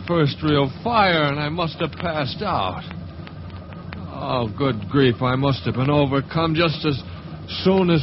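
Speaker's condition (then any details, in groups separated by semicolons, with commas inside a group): No condition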